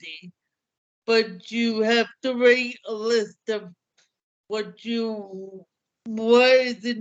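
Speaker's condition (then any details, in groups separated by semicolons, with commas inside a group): Cerebral palsy; hamstring treatment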